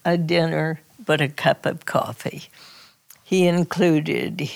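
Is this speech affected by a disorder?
Yes: spasmodic dysphonia; Botox injections into vocal cords once or twice a year, in Portland, Oregon.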